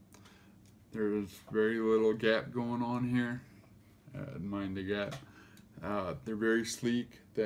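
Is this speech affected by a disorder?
Yes: cerebral palsy.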